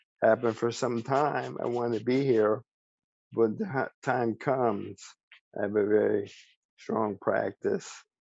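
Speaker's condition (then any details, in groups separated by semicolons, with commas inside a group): ALS; speech still preserved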